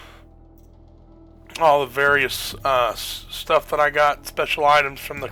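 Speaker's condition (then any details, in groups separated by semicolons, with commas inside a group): No condition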